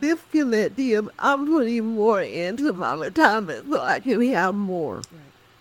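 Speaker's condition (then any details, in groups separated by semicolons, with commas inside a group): Cerebral palsy; speech affected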